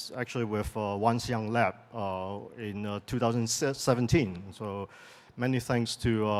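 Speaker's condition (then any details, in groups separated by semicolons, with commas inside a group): No condition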